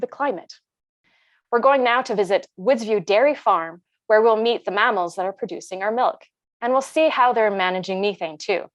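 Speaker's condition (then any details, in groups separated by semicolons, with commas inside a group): No condition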